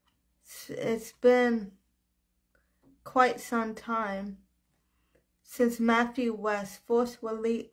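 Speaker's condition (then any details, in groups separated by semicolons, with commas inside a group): Cerebral palsy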